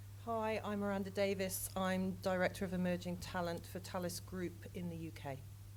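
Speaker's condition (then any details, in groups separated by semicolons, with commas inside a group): No condition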